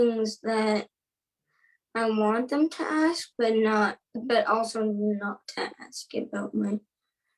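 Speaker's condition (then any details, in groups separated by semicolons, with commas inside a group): Cerebral palsy; wears braces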